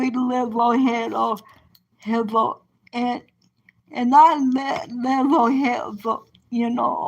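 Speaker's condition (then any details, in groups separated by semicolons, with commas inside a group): Cerebral palsy; present from birth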